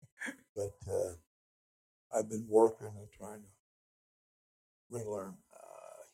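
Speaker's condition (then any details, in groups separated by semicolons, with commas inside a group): Speech impediment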